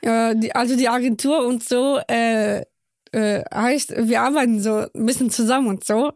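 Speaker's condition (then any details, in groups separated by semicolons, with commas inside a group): Down syndrome; congenital, born in Köln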